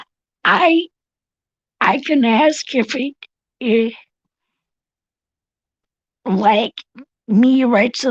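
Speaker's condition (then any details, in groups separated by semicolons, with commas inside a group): Cerebral palsy; visible disability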